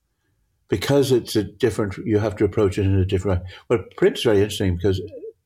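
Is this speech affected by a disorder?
Yes: Parkinson's; altered visual perception.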